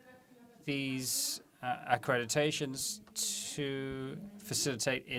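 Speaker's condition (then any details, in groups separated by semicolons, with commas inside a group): No condition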